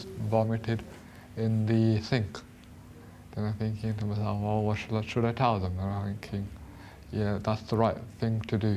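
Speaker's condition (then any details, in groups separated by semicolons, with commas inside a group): Cerebral palsy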